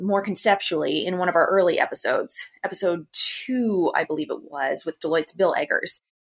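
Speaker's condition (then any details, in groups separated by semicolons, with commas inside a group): No condition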